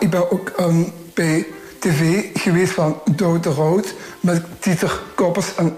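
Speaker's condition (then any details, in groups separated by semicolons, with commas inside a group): Down syndrome; trisomy 21, three copies of chromosome 21 instead of two, genetic cause; said to talk well, can read and write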